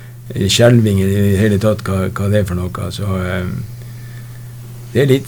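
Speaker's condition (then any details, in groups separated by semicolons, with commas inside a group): Parkinson's disease; about 6-7 years since onset, no family history, not yet advanced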